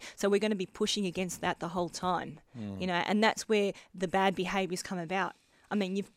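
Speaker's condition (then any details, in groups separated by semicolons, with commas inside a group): Bilateral cleft lip and palate; multiple hospital operations before school age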